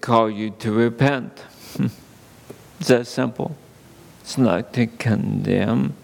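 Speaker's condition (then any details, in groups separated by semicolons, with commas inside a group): ALS; under neurologist care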